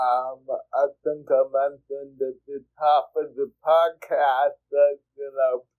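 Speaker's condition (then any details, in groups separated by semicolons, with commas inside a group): Cerebral palsy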